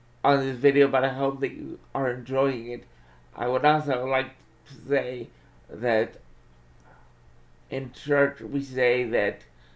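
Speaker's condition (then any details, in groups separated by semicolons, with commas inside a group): Cerebral palsy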